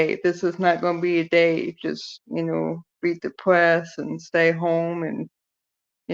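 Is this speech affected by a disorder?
Yes: cerebral palsy; present from birth, scoliosis; able to walk; speech affected.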